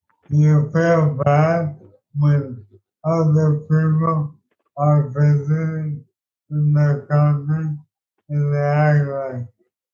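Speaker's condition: ALS; walked with two walking sticks at an earlier stage

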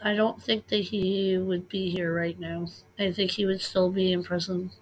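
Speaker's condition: Cleft lip and palate, unilateral cleft lip and palate; palate split down middle

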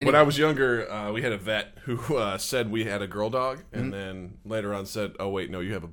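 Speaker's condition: No condition

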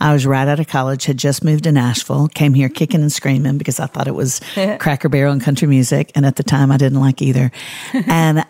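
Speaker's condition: No condition

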